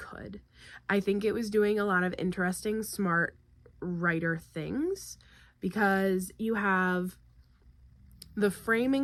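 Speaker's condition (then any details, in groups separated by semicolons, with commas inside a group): No condition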